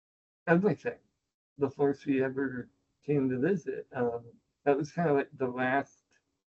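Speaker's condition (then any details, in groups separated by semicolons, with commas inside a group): Spinal muscular atrophy, type 2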